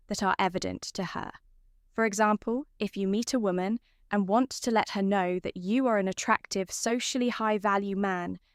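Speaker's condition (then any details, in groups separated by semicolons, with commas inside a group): No condition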